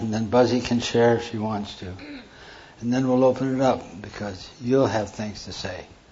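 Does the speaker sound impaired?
Yes: Parkinson's; diagnosed 14 years ago by neurologist in Lincoln, Nebraska, tremor; hand tremor during talk.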